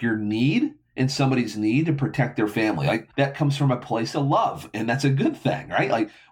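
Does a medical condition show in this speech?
No.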